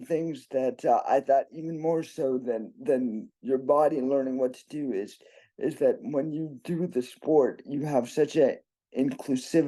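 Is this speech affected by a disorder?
Yes: cerebral palsy; predicted not to eat or speak, does.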